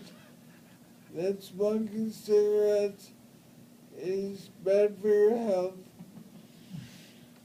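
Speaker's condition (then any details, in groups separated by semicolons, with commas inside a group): Brain injury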